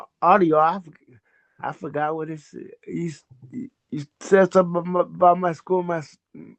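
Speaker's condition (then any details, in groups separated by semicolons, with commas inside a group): Cerebral palsy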